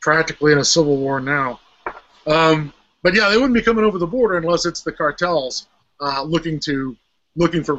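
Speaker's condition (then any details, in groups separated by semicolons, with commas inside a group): No condition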